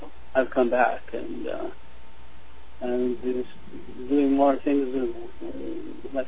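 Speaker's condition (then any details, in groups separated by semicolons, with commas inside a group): Parkinson's disease; diagnosed 15 years ago, slight right hand tremor progressing to stage 3 right, stage 2 left; after neural feedback therapy with Dr. Jacqueline Gisborne at Colorado clinic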